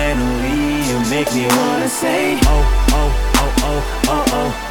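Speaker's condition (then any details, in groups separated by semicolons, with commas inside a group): No condition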